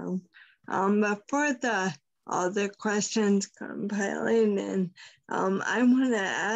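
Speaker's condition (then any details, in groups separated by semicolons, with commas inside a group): Friedreich's ataxia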